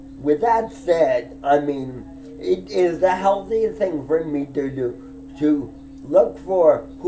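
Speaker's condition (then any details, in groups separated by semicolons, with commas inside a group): Disability with speech impediment; affects walking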